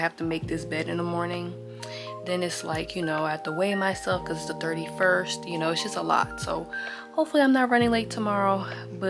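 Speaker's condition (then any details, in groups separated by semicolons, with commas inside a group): No condition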